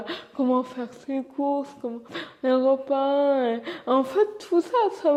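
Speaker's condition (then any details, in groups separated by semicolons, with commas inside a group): Cerebral palsy; from birth, uses wheelchair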